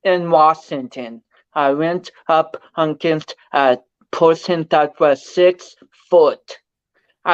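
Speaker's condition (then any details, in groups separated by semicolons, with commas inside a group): Cerebral palsy; speech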